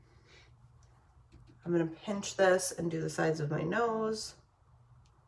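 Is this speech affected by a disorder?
No.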